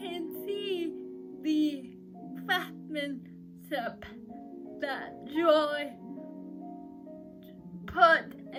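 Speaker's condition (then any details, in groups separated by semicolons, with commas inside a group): Cerebral palsy; uses crutches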